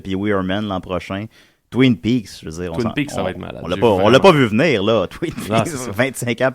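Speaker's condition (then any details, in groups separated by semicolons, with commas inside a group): No condition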